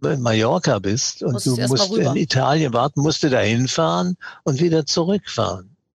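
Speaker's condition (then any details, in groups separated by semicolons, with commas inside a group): Parkinson's disease; mild course, ongoing tremor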